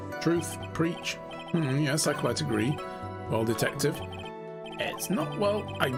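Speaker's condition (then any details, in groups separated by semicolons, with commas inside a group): No condition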